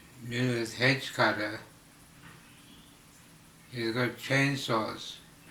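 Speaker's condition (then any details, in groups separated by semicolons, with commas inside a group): Slurred speech from poisoning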